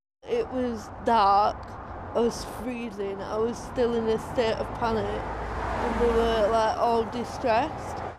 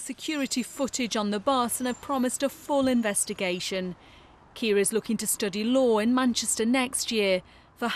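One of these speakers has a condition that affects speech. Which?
The first: cerebral palsy; wheelchair user.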